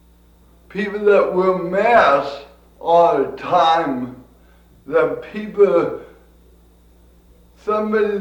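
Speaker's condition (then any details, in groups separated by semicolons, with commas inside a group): Cerebral palsy; from birth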